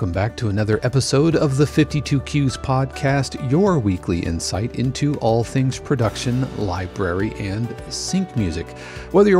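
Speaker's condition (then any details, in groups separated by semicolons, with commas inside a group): No condition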